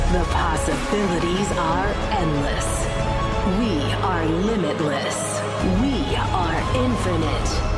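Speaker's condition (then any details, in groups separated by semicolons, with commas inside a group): No condition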